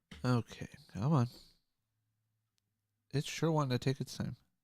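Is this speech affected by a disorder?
No.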